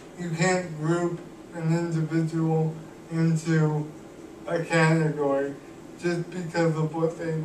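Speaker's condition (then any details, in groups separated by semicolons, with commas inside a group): Cerebral palsy; cannot walk, uses wheelchair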